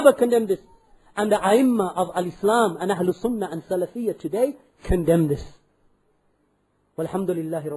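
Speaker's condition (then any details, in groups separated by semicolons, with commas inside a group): No condition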